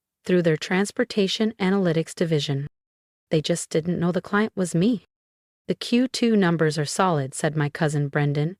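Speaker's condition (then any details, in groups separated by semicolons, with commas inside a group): No condition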